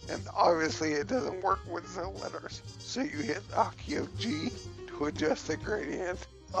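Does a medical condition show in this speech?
Yes: cerebellar ataxia from brain tumour.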